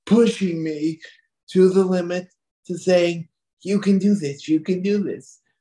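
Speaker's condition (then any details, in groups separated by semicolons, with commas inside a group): Cerebral palsy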